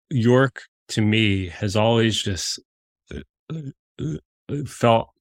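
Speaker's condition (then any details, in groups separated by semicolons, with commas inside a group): Stuttering; audible stuttering during interviews, noticed by listeners; blocks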